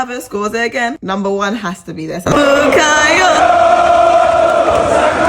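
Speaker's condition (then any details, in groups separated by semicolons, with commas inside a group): No condition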